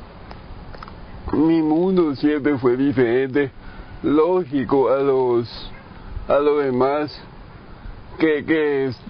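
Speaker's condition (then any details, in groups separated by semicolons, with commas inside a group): Brain lesion; left brain, present from birth, genetic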